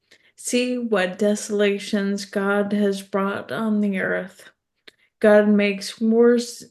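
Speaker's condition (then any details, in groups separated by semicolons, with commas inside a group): ALS; repeated falls on walks from about two years ago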